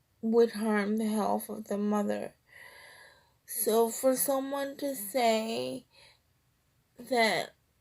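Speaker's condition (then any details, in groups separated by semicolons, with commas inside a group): Cerebral palsy, triplegia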